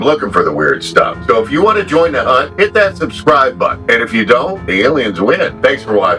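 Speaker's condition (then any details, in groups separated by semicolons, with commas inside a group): No condition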